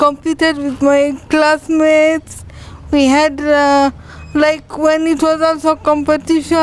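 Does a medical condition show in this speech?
Yes: cerebral palsy; from birth.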